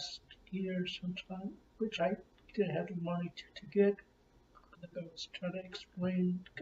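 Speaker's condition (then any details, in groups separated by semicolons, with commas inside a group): Cerebral palsy; from birth or womb, arm spasms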